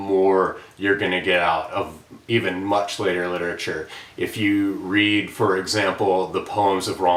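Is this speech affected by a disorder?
No.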